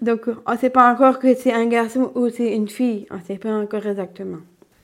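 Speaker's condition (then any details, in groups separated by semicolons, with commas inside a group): Down syndrome (trisomy 21); extra copy of chromosome 21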